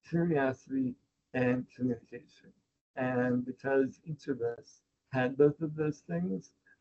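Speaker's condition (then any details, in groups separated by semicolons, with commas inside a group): Spinal muscular atrophy, type 2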